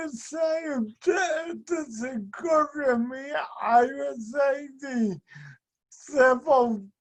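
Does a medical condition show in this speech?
Yes: speech and mobility impairment.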